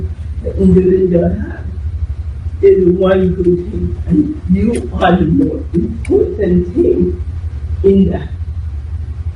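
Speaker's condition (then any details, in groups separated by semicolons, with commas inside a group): Cerebral palsy; voice damaged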